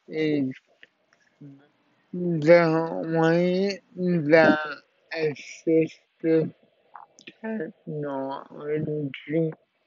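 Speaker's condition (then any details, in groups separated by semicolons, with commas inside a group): Cerebral palsy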